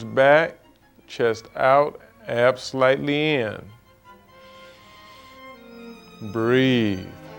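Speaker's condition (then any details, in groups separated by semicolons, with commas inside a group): No condition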